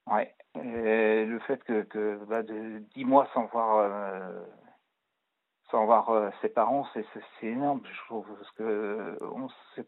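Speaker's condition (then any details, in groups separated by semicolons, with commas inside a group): Parkinson's disease; Parkinson's disease in third year, pronounced tremors at times, Sifrol stopped as not tolerated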